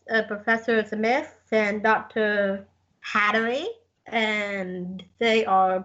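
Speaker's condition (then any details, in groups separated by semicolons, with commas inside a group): Down syndrome; successful heart transplant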